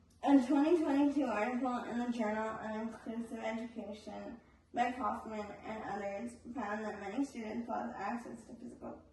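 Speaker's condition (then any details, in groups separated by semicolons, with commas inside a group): Spastic cerebral palsy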